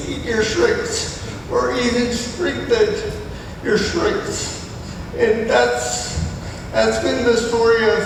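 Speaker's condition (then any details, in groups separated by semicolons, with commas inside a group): Cerebral palsy; from birth, caused by traumatic birth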